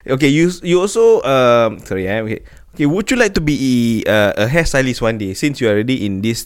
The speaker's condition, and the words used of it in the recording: None; typical speech.